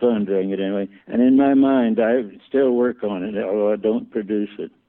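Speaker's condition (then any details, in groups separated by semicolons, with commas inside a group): Parkinson's; slowly progressive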